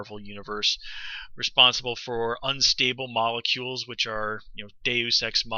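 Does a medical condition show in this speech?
No.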